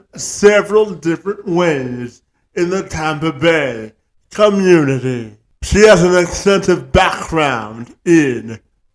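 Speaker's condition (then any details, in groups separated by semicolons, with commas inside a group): Cerebral palsy; from birth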